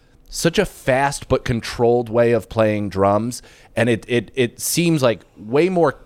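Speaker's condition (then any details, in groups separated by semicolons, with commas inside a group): No condition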